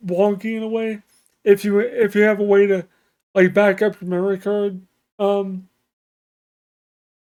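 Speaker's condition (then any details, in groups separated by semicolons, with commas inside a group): Cerebral palsy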